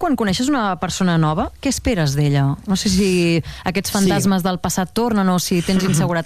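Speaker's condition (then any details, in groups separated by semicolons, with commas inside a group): No condition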